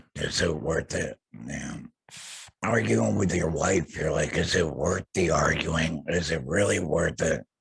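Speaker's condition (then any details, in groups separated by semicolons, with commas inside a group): Laryngectomy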